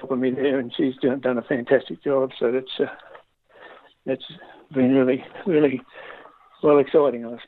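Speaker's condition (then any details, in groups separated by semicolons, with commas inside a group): Parkinson's disease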